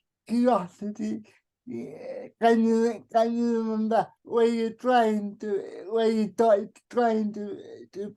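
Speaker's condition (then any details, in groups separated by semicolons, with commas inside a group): Cerebral palsy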